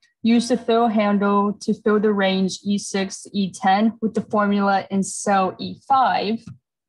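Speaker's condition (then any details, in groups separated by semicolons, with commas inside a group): No condition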